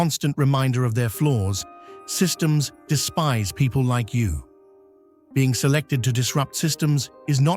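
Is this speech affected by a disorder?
No.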